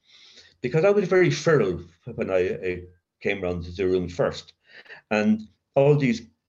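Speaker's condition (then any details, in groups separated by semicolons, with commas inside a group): Covert stutter; severe childhood stutter with blocks, linked to adverse childhood experience, child guidance clinic, speechless while drinking; covert since early sobriety in AA, about 40 years, occasional blocks, talks easily at meetings; stutters mostly in mind, thinks ahead around feared words, voice long felt fake; repeated sounds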